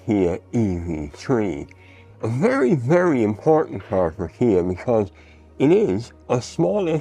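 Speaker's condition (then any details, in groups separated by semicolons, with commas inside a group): Mouth cancer surgery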